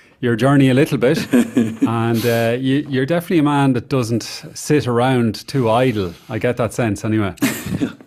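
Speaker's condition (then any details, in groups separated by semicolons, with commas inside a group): No condition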